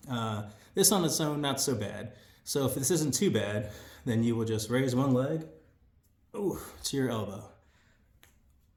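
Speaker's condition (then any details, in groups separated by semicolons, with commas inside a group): No condition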